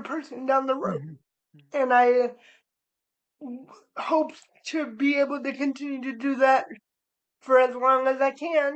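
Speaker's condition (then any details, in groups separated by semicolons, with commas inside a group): Cerebral palsy; spastic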